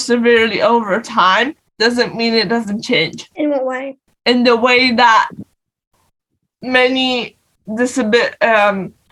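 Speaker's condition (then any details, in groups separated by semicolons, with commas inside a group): Cerebral palsy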